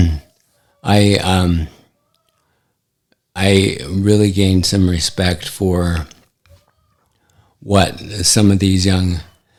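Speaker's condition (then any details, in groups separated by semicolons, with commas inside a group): ALS; affects hand function; recently diagnosed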